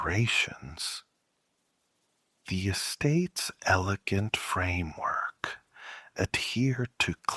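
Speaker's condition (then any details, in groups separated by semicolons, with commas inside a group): No condition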